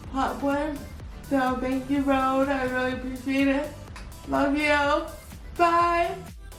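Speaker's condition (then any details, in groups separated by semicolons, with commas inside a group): Cerebral palsy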